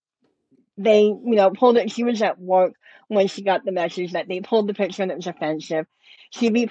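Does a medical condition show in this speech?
Yes: cleft lip and palate; congenital, surgeries from 2 months, lip and palate closure, nose reconstruction, two bone grafts, ear tubes; speech affected, workplace discrimination over how speaks.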